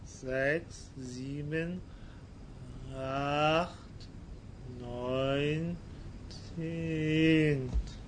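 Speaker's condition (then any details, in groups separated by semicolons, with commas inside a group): Stuttering; lifelong stuttering, not curable, formerly spontaneous, uncontrolled, tense, word substitution, waiting before words; after inpatient intensive therapy in Bonn, stuttering control: brief pause, whispered soft word onset; mostly low-intensity stuttering feelings, soft voice onset at sentence start, following words joined without pause; prolonged sounds, blocks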